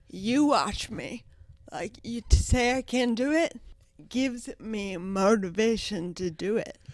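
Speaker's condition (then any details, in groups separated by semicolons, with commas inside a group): Traumatic brain injury, ataxia; 10 years since injury, past coma and rehab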